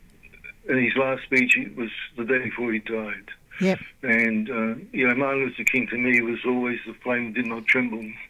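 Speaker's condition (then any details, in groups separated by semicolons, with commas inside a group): Parkinson's disease; diagnosed 2019, led to retirement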